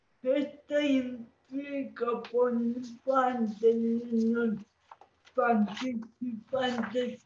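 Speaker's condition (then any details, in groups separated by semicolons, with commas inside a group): Cerebral palsy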